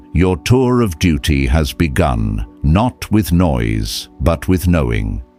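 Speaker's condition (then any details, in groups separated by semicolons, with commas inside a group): No condition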